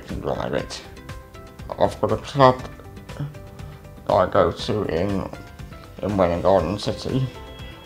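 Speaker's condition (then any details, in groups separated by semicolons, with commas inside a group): Cerebral palsy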